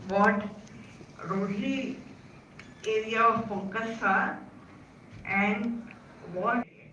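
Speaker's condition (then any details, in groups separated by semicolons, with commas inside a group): Cerebral palsy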